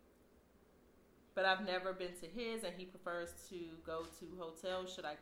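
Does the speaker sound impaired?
No.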